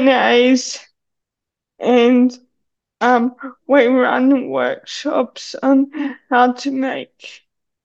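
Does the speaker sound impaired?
Yes: cerebral palsy; cerebral palsy affecting right side of body including right hand.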